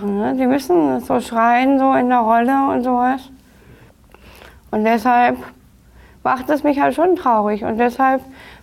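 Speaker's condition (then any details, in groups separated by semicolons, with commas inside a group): Down syndrome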